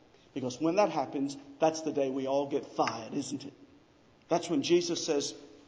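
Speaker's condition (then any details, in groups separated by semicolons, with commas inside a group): No condition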